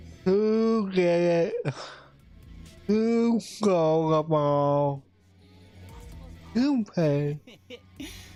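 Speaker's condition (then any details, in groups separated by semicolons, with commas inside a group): Cerebral palsy; affects voice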